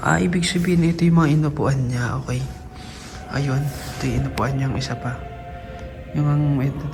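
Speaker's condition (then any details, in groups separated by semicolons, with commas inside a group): No condition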